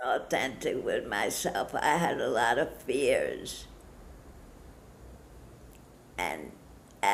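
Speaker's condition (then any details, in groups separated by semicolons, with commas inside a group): Parkinson's disease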